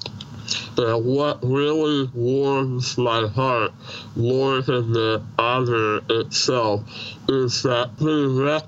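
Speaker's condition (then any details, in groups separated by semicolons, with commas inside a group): Treacher Collins syndrome, severe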